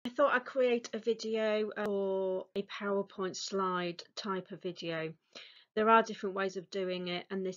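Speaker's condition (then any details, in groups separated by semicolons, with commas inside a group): No condition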